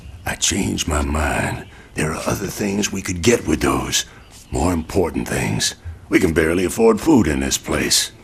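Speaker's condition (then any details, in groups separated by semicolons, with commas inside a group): No condition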